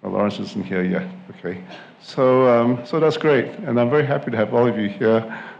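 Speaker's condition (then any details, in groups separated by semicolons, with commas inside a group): No condition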